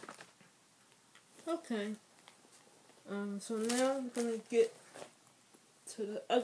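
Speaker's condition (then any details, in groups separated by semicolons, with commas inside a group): Speech impairment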